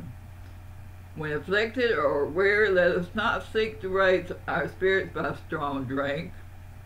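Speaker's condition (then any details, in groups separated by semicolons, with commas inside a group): Parkinson's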